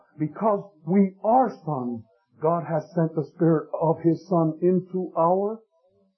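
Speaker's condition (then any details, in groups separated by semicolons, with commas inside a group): No condition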